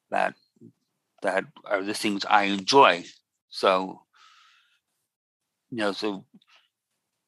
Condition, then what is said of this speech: Aphasia. I have expressive aphasia because this is the second time I've had a stroke.